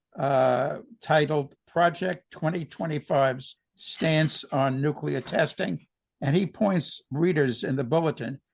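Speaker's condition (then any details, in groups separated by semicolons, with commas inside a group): No condition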